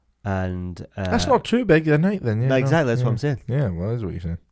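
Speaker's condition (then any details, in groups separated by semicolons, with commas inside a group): No condition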